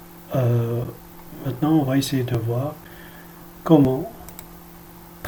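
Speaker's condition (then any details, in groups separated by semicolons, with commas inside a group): No condition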